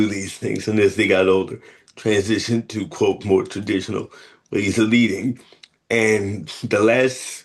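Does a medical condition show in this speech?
Yes: cerebral palsy; spastic type, uses feet for hand tasks.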